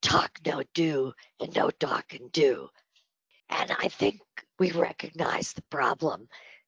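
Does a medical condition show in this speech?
Yes: spasmodic dysphonia; on Botox treatment.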